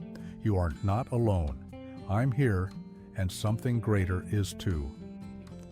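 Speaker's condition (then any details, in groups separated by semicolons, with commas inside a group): No condition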